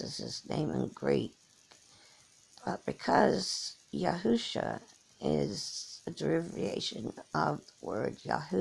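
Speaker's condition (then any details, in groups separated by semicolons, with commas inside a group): Cerebral palsy; from birth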